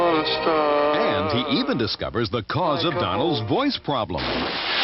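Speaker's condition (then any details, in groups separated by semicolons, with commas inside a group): No condition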